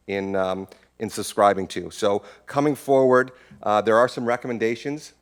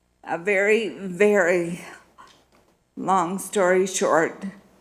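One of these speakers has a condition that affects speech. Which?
The second: multiple sclerosis; needs time to get voice up.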